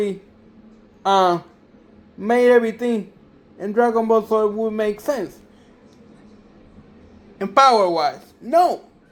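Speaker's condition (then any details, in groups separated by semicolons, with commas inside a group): Cerebral palsy; difficulty maintaining balance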